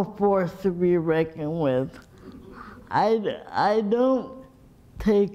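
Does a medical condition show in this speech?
Yes: cerebral palsy; present from birth, premature; breathing problems from sleep apnea.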